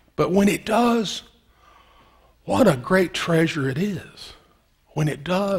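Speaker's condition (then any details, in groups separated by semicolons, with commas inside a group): No condition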